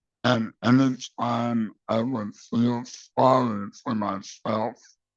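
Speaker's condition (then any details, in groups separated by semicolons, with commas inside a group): Base of tongue cancer; radical glossectomy with back muscle flap, no tongue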